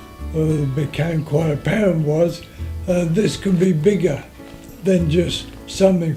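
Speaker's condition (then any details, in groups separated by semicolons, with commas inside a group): Motor neurone disease; affects voice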